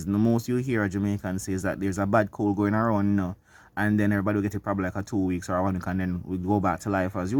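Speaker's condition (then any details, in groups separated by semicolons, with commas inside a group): No condition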